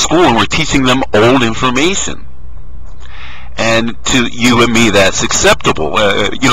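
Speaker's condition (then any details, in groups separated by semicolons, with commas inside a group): No condition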